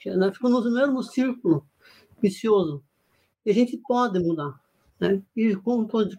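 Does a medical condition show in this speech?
Yes: Parkinson's disease; Parkinson's disease diagnosed 17 years ago, facial rigidity, stiff body; laughter yoga (Yoga do Riso) loosened facial rigidity and body, freer facial expression and movement.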